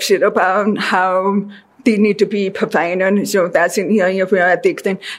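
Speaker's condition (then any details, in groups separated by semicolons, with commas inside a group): Deafness; deaf since childhood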